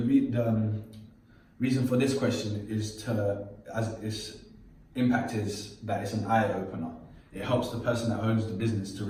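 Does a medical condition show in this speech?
No.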